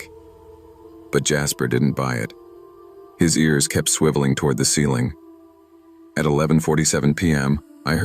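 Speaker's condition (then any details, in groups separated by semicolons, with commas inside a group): No condition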